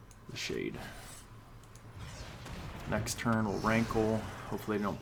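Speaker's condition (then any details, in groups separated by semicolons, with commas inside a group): No condition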